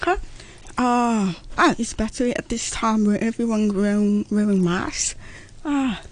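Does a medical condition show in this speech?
Yes: profound deafness, congenital profound hearing loss; profound hearing loss from premature birth at eight months, not genetic, diagnosed near age one; hearing aids worn lifelong, hears about 60 percent, lip-reads, uses sign language; speech therapy from age one, weekly speech training, daily training by mother.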